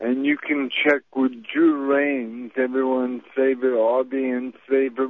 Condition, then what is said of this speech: Multiple sclerosis. If I speak poorly, it's because I have MS.